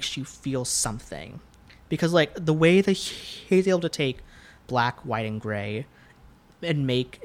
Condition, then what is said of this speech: Stuttering. And so, you know, even though I stutter, I still love speaking.